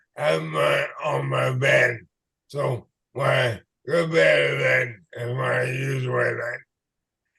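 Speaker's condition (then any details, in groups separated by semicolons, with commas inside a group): ALS/MND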